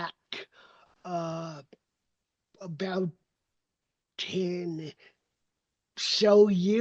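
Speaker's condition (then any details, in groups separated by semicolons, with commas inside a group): Cerebral palsy; uses walker and wheelchair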